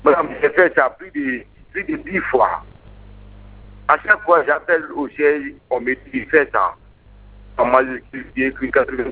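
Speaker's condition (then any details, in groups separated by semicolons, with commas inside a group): No condition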